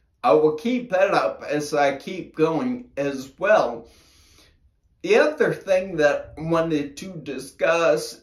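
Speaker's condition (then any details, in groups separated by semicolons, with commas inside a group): Brain injury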